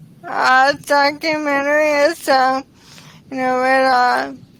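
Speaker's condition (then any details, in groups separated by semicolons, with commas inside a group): ALS; onset in pinky finger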